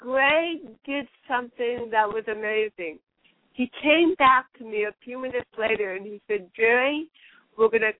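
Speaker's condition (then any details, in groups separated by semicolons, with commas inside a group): Cerebral palsy; since birth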